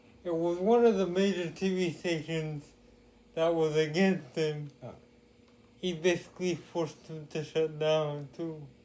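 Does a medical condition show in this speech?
Yes: cerebral palsy; with developmental delay.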